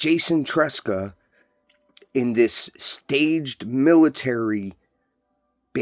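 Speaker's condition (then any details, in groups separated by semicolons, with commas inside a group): No condition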